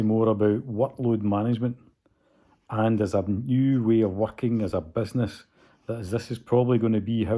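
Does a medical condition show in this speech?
No.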